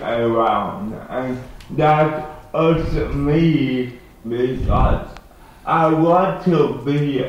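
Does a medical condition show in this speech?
Yes: cerebral palsy; speaking in short recorded video testimony played during lecture.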